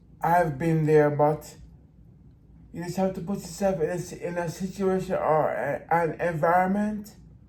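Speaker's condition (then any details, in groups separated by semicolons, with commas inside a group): Brain injury; in brain injury rehab facility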